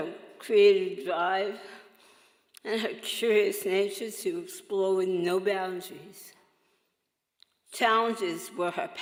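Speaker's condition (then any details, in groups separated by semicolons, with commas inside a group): Oral cancer survivor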